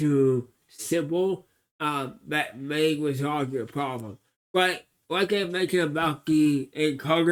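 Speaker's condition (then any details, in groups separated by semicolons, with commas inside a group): Cerebral palsy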